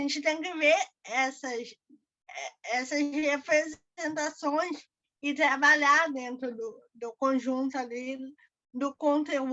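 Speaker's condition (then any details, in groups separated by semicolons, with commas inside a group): Cerebral palsy; diagnosed at about one year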